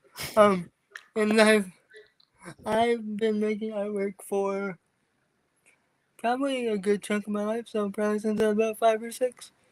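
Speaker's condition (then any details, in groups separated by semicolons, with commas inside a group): Cerebral palsy; from birth, wheelchair user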